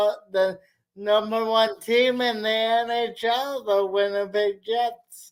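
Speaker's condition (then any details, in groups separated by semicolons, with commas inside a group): Cerebral palsy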